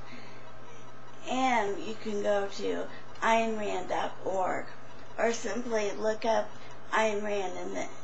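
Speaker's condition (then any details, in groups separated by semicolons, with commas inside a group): Traumatic brain injury; car accident, multiple injuries; trouble speaking clearly, early whispering, letter board, liquid swallowing trouble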